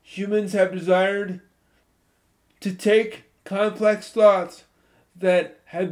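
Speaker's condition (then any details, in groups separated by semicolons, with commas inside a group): Cerebral palsy; cerebral palsy since childhood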